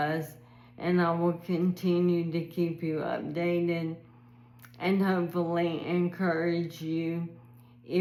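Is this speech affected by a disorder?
Yes: ALS.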